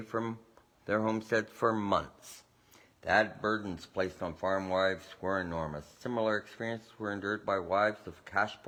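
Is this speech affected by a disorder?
No.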